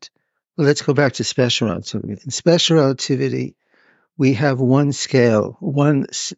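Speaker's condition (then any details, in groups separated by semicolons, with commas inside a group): Parkinson's; must move about during interview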